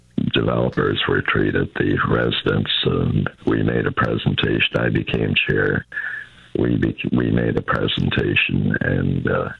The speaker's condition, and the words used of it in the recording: Throat cancer. I've recovered, but I still have trouble with my throat.